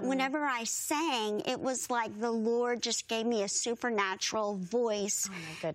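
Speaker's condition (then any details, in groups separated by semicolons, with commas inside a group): Bilateral cleft lip and palate; severe form, from birth, born in Guatemala, unable to nurse as newborn, not expected to survive; poor childhood speech, needed interpreters to speak, strong singing voice, not expected to hear or speak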